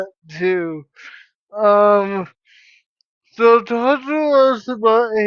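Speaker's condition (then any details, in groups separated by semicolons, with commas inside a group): Cerebral palsy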